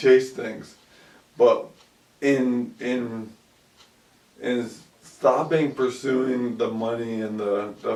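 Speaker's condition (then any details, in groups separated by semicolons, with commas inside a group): ALS; about 2 years since onset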